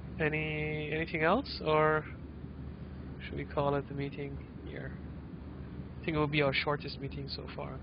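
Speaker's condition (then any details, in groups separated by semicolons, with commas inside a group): No condition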